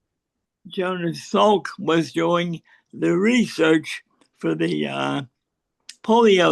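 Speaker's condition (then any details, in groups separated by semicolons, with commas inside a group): Cerebral palsy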